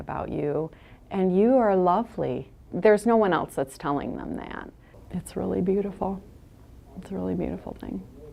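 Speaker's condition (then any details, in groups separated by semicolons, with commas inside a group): No condition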